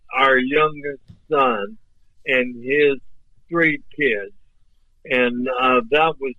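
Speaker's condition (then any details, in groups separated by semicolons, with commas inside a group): ALS; voice off but clear and understandable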